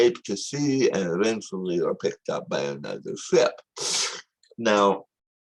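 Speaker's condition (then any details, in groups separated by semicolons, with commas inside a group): Tongue cancer surgery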